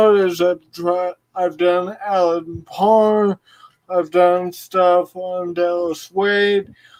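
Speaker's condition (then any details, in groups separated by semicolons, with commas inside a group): Cerebral palsy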